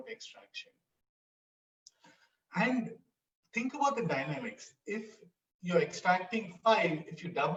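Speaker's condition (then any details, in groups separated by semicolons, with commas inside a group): No condition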